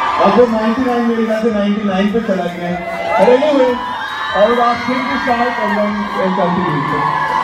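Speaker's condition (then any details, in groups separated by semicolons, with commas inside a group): No condition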